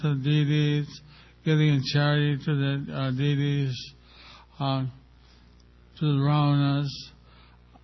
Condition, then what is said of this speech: Stroke. I think I was introduced by Suhas, who the gentleman president, but I had a stroke about a year ago, and so half of my face is paralyzed.